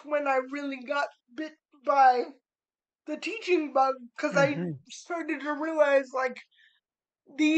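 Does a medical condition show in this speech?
Yes: cerebral palsy; spastic, affects fine motor skills and hands; slightly slurred, spastic vocal cords, tone of voice changes.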